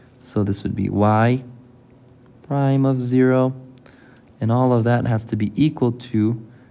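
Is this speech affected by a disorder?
No.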